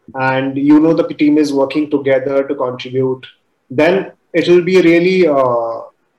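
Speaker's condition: No condition

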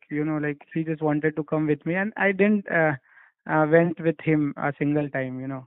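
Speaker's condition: No condition

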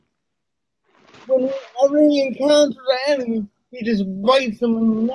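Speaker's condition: Cerebral palsy; speech too slow to keep pace with thoughts

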